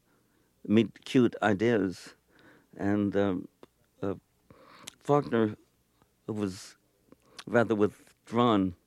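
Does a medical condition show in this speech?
Yes: stutter; stutter on and off through life; here blocks.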